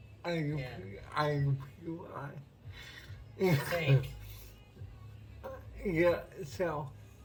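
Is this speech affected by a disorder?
Yes: cerebral palsy; speech noticeably affected.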